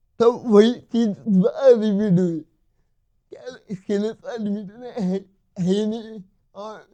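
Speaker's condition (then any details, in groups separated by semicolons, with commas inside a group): Cerebral palsy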